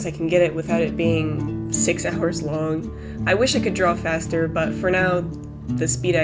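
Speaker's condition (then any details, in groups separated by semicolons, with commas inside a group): No condition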